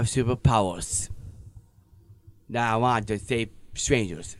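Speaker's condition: Down syndrome

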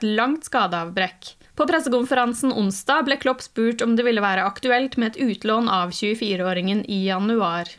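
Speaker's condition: No condition

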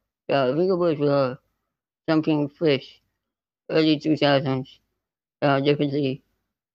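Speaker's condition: Spinal muscular atrophy type 2; neuromuscular

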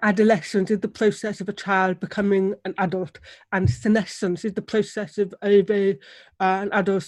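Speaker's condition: Deafness; relies on lip reading

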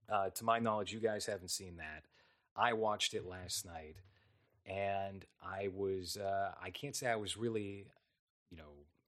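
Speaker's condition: No condition

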